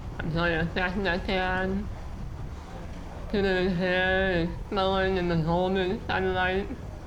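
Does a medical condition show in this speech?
Yes: muscular dystrophy.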